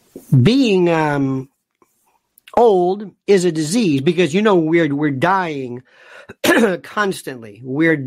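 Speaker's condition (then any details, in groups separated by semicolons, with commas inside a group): No condition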